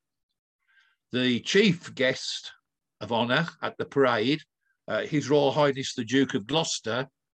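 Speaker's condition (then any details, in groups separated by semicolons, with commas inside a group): No condition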